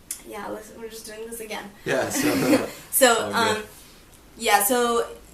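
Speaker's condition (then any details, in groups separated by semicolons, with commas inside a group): No condition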